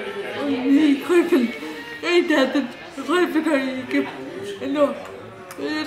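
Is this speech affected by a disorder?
Yes: dyskinetic cerebral palsy, severe.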